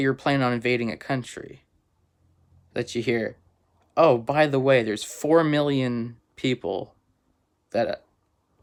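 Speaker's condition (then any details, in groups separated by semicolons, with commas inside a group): No condition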